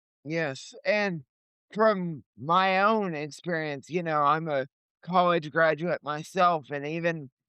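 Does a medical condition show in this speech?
Yes: cerebral palsy; limited mobility, legs.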